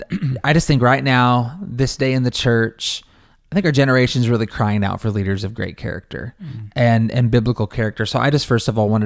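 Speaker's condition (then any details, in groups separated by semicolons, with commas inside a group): No condition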